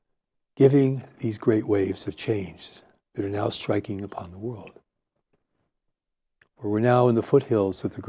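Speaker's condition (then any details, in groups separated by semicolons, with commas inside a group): No condition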